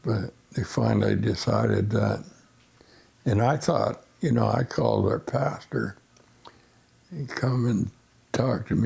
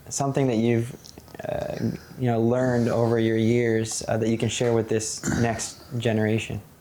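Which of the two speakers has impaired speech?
The first: essential tremor; lifelong tremor, deep brain stimulation implant; worsened with age, also Parkinson's, on levodopa.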